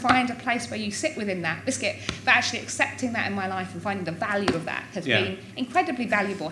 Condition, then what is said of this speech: Tourette syndrome. And I had some difficult experiences where I was discriminated against or asked to move because of the noises that I was making.